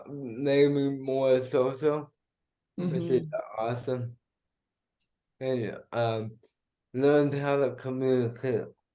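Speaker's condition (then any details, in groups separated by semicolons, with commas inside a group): Cerebral palsy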